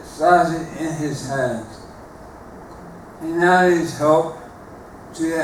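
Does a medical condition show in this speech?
Yes: motor neuron disease; terminal.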